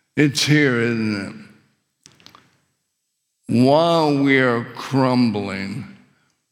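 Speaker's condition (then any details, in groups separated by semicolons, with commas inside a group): ALS; muscles falling apart throughout body, swallowing difficulty; very little physical function, paralysis expected within a year or two, later breathing muscle failure expected; struggles with swallowing, choked seriously on saliva, windpipe tightened, couldn't breathe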